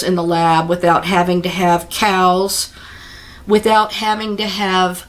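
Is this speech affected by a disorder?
No.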